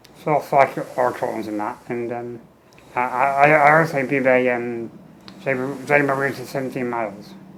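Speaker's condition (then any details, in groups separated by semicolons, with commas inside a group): Muscular dystrophy; wheelchair user, tracheostomy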